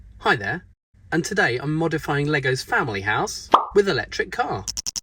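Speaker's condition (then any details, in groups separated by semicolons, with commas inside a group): No condition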